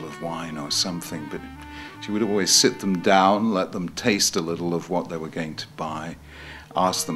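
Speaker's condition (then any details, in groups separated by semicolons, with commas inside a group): No condition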